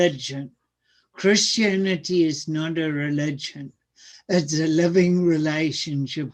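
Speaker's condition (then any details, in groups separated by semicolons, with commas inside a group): Cerebral palsy; severe birth complications; diagnosed age four, late walking; speech sounds atypical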